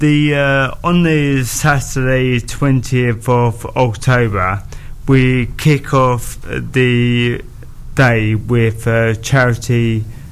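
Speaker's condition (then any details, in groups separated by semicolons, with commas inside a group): Motor neurone disease; progressive neurological disorder affecting muscles throughout the body; diagnosed about nine months before recording, balance problems and falls, mobility impacted, drags legs walking; speech heavily impacted, slowed down, slurred around the edges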